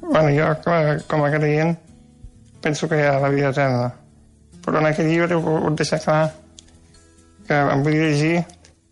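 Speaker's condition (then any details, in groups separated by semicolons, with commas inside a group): Duchenne muscular dystrophy; wheelchair user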